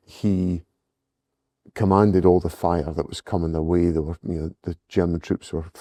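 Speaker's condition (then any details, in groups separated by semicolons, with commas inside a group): No condition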